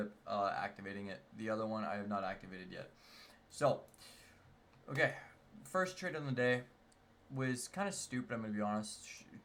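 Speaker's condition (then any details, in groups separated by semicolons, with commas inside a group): No condition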